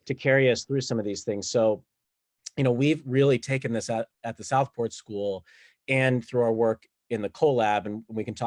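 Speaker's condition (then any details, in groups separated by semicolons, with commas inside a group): No condition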